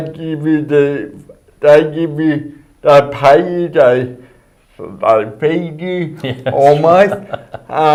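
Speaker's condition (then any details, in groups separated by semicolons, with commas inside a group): Cerebral palsy; speech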